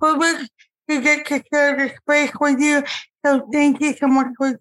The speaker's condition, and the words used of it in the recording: Cerebral palsy. I am ambulatory, but I use more like chair. I have impaired speech.